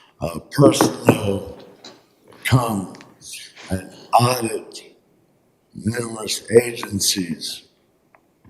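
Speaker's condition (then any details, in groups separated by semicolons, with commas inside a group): Traumatic brain injury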